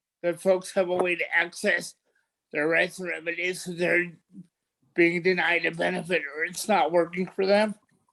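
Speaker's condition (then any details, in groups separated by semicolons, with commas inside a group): Cerebral palsy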